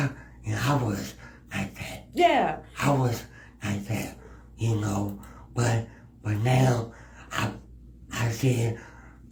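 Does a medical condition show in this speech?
Yes: cerebral palsy.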